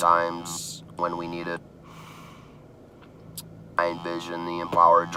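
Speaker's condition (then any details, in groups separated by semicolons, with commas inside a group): Laryngeal cancer laryngectomy, electrolarynx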